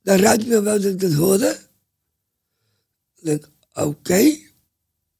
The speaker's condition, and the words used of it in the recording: Down syndrome. Want jij bent natuurlijk, jij praat heel goed, je bent in de serie.